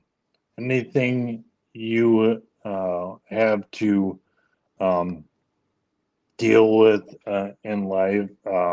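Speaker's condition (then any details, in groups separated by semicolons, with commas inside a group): ALS; speech issues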